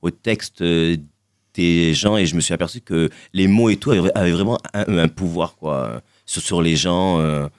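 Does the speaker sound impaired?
Yes: stuttering; lifelong mild stutter, uncle stutters severely, born without pelvis, half femurs missing, never operated, learned to walk; no stuttering heard on Vivre FM radio, fluent, Marseille accent; sometimes gets stuck on words, no stutter on stage at Alhambra or radio, better when positive; here repeated sounds.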